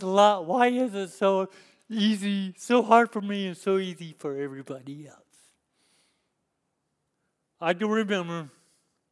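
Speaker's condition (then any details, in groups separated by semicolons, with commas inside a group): Cerebral palsy; lifelong disability since youth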